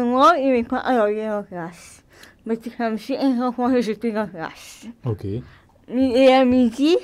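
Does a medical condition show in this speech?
Yes: cerebral palsy.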